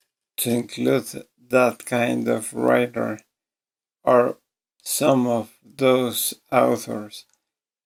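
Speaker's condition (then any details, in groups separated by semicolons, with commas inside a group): ALS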